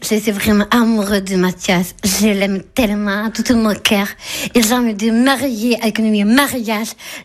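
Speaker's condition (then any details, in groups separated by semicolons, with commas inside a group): Down syndrome (trisomy 21); 28 years old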